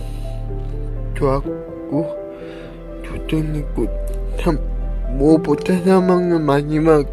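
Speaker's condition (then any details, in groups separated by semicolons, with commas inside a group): Cerebral palsy; brain lesion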